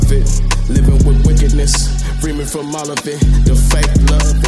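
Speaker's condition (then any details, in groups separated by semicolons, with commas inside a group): No condition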